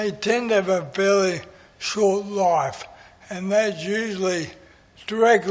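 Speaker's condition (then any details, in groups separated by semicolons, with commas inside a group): MND; voice is going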